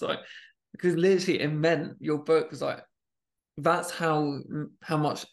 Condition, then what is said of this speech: Stuttering. We do have days where we stammer even more than possible.